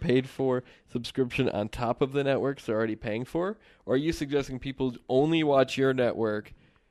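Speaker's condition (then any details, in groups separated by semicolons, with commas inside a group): No condition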